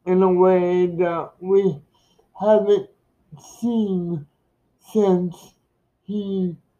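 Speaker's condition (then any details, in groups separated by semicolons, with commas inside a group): Cerebral palsy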